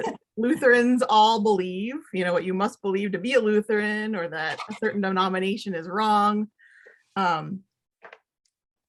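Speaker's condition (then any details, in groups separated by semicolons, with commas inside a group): No condition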